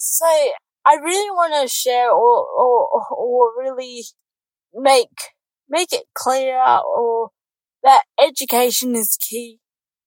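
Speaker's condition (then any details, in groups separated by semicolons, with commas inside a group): Cerebral palsy; moved to Australia on doctors' advice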